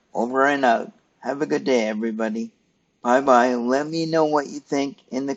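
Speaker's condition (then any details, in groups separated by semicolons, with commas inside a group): Cerebral palsy; stiff muscles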